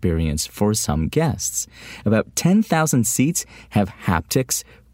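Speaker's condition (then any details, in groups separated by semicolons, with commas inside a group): No condition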